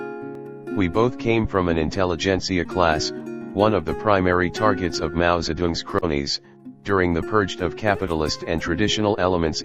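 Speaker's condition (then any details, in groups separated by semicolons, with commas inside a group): No condition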